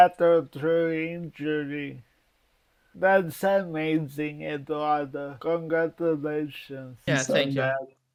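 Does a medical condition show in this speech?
Yes: cerebral palsy.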